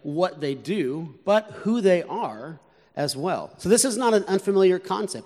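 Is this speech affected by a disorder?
No.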